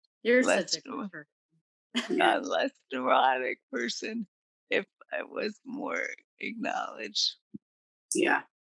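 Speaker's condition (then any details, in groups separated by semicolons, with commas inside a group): Multiple sclerosis; wheelchair, fully dependent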